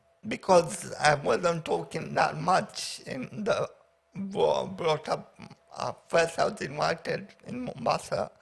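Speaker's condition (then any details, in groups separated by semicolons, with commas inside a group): Paraplegia with essential tremor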